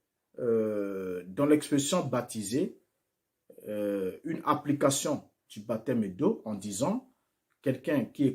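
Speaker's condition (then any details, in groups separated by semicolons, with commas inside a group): No condition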